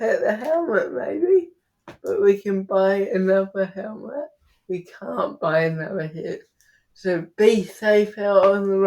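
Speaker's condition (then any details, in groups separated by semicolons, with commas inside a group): Cerebral palsy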